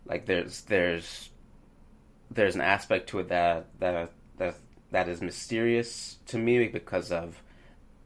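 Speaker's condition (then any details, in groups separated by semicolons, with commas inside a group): Stuttering; stuttering since age 4 or 5, now 36, considered lifelong without cure; stutter less evident when singing, sometimes stutters articulating saxophone notes, especially on downbeats with others; repeated sounds, repeated words, prolonged sounds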